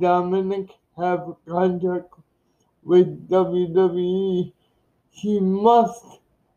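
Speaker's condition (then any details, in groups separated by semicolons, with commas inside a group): Cerebral palsy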